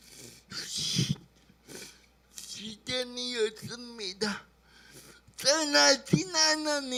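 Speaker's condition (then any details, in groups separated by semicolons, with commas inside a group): Brain lesion disability grade 1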